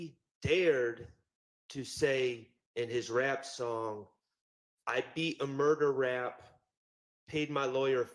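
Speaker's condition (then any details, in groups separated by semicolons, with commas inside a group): No condition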